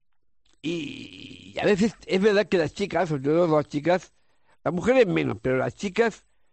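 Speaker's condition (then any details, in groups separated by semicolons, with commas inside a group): Down syndrome; congenital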